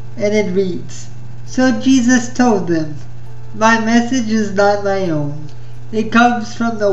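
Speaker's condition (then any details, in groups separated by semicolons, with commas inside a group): Spastic cerebral palsy; spastic form, quadriplegic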